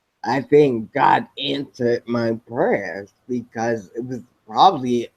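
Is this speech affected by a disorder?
Yes: spinocerebellar ataxia type 7, SCA7; diagnosed several years ago, no wheelchair.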